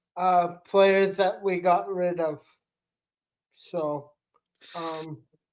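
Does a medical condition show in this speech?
Yes: cerebral palsy.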